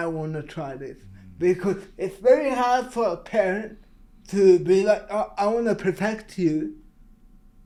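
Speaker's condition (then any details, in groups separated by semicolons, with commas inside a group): Cerebral palsy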